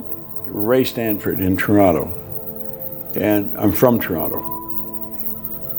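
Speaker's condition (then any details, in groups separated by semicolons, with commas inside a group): No condition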